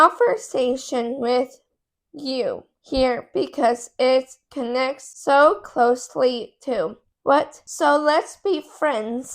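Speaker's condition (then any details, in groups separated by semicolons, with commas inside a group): Cerebral palsy; affects muscles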